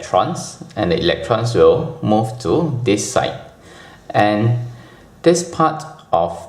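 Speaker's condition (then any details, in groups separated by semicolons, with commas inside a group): No condition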